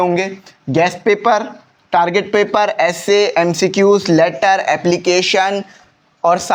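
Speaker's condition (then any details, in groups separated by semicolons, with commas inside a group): No condition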